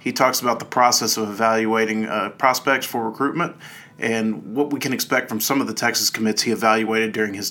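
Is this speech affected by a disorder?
No.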